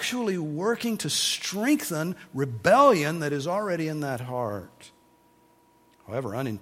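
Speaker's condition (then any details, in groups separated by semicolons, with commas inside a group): No condition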